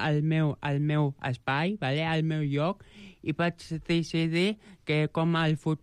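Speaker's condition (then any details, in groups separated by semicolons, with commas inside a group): Joubert syndrome; present from birth; age 29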